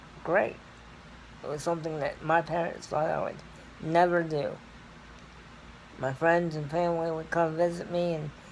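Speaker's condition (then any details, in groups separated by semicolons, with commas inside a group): Cerebral palsy; scoliosis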